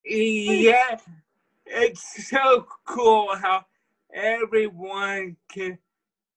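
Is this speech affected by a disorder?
Yes: cerebral palsy; speech impediment.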